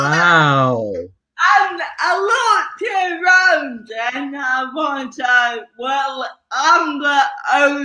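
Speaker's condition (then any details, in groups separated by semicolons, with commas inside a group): Cerebral palsy; slow speech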